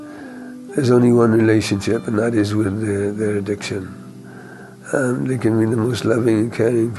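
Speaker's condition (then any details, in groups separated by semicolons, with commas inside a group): Parkinson's; about 10 years since onset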